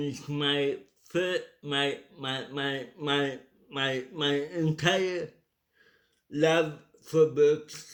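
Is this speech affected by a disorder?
Yes: cerebral palsy.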